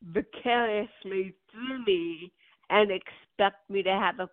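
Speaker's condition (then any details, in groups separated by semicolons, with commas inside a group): Cerebral palsy; birth onset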